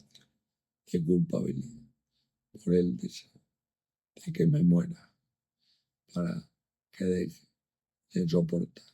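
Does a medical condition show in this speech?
Yes: amyotrophic lateral sclerosis.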